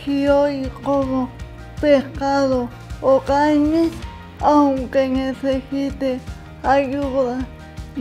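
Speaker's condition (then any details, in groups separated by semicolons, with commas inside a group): Cerebral palsy; needs help eating; needs communication support, uses communication system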